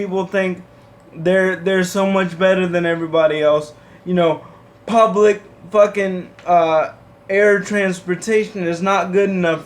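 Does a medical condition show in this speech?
Yes: cerebral palsy.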